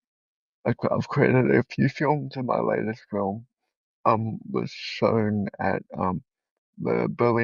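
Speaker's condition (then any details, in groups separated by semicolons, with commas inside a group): Cerebral palsy; present from birth, full-time power wheelchair user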